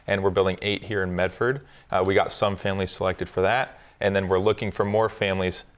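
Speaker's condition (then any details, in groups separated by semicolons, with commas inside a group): No condition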